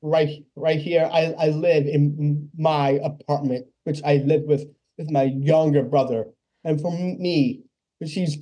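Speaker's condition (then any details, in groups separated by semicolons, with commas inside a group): Down syndrome; congenital, lifelong; age 26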